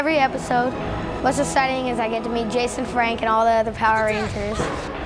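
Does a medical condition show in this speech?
No.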